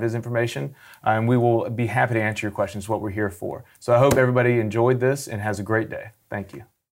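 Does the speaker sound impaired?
No.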